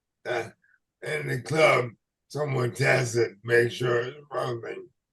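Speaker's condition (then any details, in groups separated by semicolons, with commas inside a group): ALS/MND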